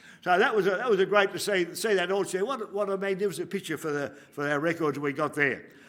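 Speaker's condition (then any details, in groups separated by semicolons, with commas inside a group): No condition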